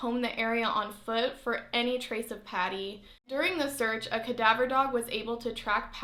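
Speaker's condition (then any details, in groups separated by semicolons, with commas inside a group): No condition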